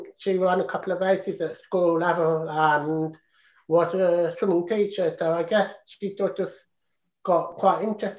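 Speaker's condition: Profound deafness, congenital profound deafness; no language before diagnosis

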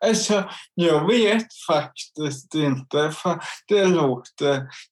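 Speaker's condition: Cerebral palsy; visible disability

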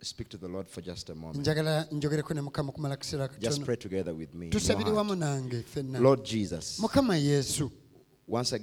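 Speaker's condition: No condition

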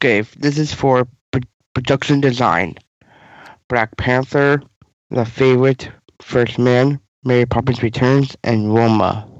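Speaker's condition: Down syndrome

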